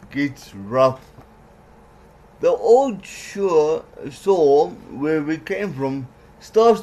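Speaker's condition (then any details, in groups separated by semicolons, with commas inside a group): Cerebral palsy; worse when mouth tires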